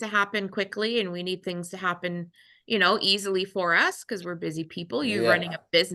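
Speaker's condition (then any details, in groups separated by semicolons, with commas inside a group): No condition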